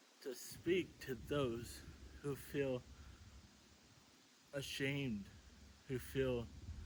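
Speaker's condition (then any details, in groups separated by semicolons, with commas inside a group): Cerebral palsy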